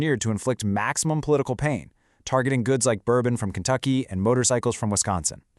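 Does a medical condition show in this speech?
No.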